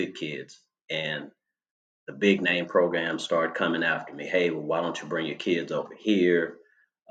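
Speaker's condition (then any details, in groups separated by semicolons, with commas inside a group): No condition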